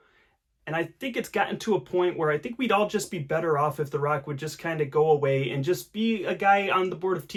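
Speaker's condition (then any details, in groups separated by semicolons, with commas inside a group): No condition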